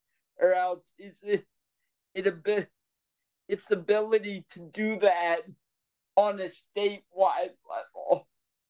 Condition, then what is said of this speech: Cerebral palsy. I was having some trouble with breath control earlier, so